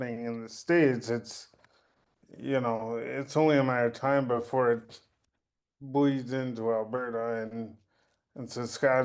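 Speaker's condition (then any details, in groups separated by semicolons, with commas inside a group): Cerebral palsy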